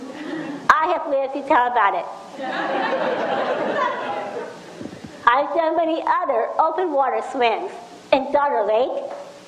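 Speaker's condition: Down syndrome; speech problems

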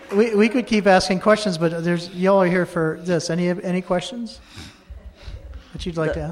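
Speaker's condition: No condition

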